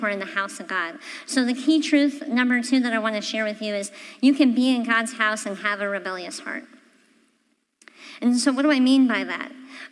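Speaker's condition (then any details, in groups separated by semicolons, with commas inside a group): Cleft palate; congenital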